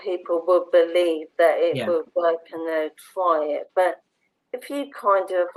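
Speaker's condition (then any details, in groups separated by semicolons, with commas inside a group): Motor neurone disease; bulbar onset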